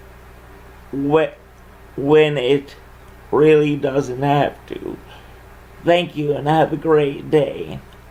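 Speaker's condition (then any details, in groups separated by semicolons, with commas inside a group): Cerebral palsy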